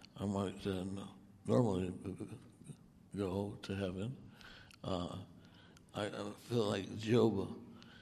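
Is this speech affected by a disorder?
Yes: Parkinson's; over 14 years since onset; wife Liz is chauffeur and lifeline.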